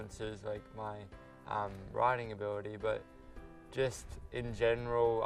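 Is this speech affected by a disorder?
Yes: cerebral palsy; from birth, T34 wheelchair racing class; diagnosed at about 18 months.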